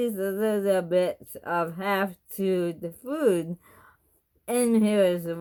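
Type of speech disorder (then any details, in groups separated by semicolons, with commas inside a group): Bulbar dysarthria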